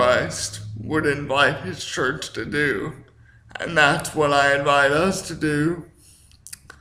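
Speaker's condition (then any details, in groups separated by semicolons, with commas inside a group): Cerebral palsy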